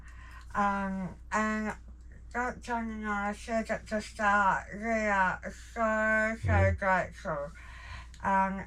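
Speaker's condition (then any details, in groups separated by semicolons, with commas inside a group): Jaw cancer surgery; jaw cancer, 16-hour surgery, tracheostomy, peg feeding, 35 radiation treatments; about 4 years since diagnosis, failed reconstruction removed, no oral eating; no speech with tracheostomy, speaks since removal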